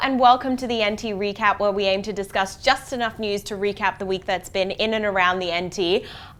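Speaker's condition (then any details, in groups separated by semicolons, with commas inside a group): No condition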